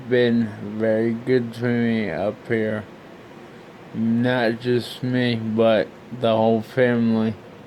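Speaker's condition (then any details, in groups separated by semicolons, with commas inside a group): Brain injury (brain shearing)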